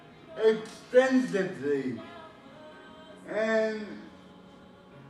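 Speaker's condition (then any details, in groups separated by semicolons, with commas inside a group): Cerebral palsy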